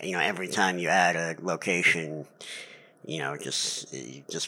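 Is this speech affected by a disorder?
Yes: cleft palate; lifelong.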